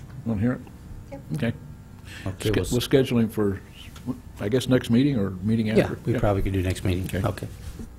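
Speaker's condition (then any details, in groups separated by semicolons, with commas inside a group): No condition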